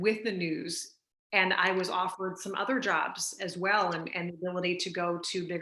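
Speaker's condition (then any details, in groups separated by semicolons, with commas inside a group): No condition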